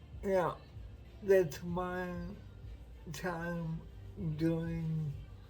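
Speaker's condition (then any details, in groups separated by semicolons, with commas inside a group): Cerebral palsy; uses wheelchair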